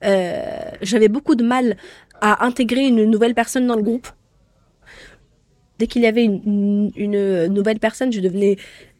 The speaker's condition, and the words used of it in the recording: Stuttering. Donc, je laisse le bégaiement vivre, et il me laisse vivre aussi, et on vit en cohabitation.